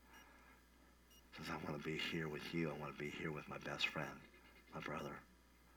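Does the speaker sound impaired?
Yes: cleft palate; once stopped breathing.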